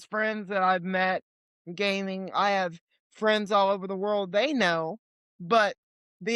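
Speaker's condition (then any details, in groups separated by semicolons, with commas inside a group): Cerebral palsy; limited hand mobility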